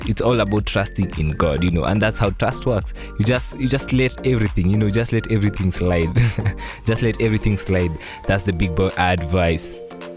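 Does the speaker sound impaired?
No.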